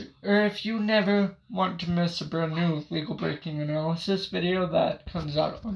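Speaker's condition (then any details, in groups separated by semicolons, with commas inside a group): Cerebral palsy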